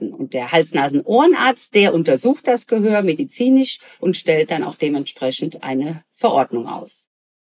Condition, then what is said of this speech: No condition.